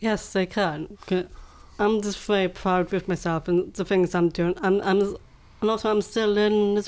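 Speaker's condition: Down syndrome

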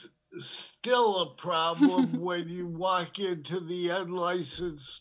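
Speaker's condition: Parkinson's disease; diagnosed over 9 years ago

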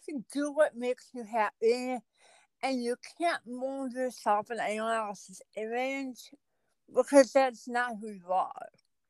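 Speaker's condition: Cerebral palsy; speech affected

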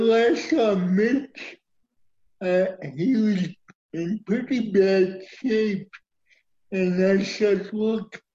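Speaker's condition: Cerebral palsy; uses wheelchair

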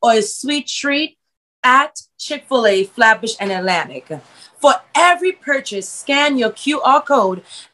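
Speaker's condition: No condition

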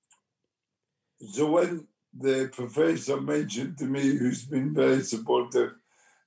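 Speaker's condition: Motor neurone disease; arm weakness

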